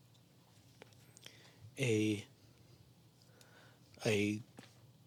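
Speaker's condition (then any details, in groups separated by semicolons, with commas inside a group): No condition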